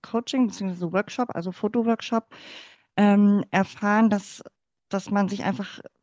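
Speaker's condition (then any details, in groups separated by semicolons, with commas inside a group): Cleft palate; congenital, born in former GDR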